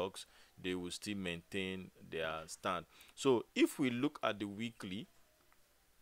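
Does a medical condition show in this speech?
No.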